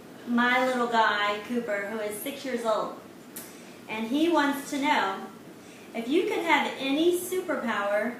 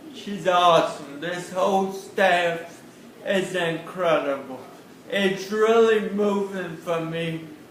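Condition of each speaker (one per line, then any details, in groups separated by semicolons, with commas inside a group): No condition
Cerebral palsy; since birth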